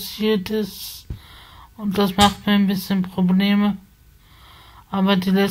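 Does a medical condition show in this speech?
Yes: spasticity from birth; multiple sclerosis.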